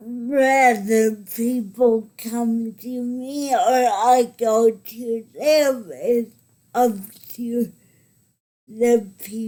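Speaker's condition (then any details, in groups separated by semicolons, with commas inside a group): Cerebral palsy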